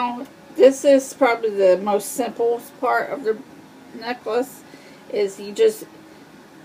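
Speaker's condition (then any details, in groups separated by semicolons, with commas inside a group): Cerebral palsy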